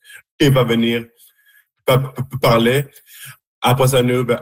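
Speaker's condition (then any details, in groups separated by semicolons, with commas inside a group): Stuttering; since childhood; repeated sounds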